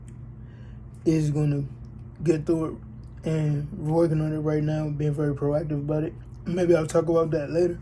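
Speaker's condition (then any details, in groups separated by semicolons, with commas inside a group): Cerebral palsy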